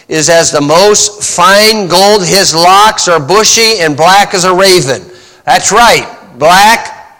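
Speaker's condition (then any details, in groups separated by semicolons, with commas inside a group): No condition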